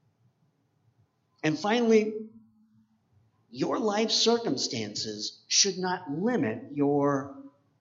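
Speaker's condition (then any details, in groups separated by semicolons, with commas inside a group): Cleft palate; congenital cleft palate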